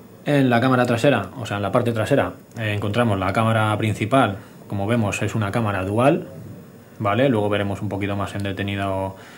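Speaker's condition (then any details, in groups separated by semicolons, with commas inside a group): No condition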